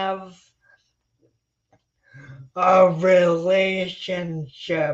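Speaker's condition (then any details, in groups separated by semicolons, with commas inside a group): Spinocerebellar ataxia; progressive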